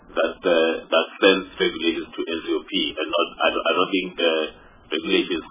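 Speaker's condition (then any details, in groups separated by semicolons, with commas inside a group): No condition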